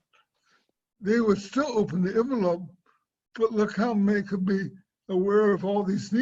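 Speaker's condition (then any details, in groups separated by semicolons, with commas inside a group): Cerebral palsy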